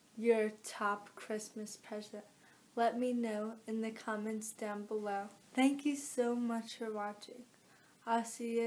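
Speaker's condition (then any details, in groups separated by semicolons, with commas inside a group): Cerebral palsy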